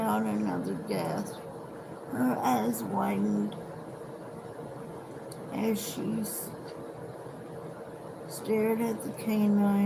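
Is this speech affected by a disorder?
Yes: cerebral palsy.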